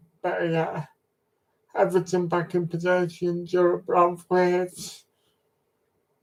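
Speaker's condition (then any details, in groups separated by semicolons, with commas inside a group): Cerebral palsy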